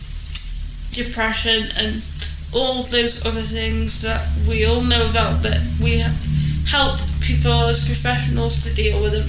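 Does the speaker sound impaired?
Yes: cerebral palsy; unable to stand, walk or sit independently, limited hand use.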